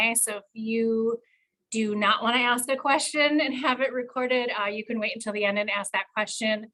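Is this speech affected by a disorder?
No.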